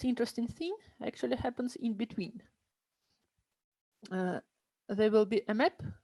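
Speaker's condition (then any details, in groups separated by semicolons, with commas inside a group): No condition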